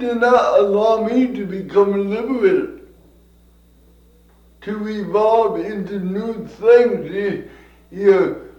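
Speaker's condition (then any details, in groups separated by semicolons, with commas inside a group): Cerebral palsy; from birth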